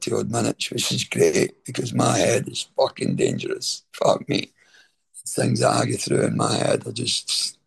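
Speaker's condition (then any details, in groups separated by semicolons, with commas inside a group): Throat cancer treatment effects, stage 4 throat cancer; radiotherapy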